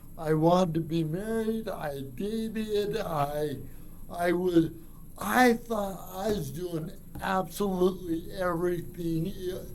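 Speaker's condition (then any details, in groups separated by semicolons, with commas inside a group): Cerebral palsy; from birth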